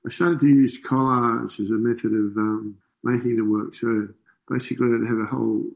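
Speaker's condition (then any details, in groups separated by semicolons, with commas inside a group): Parkinson's disease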